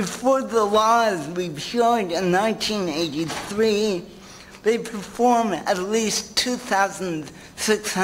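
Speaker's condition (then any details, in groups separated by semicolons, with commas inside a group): Cerebral palsy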